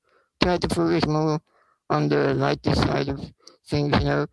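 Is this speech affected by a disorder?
Yes: spinal muscular atrophy; takes much longer to take effect.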